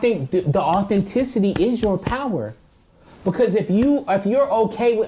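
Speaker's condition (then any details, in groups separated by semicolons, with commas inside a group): No condition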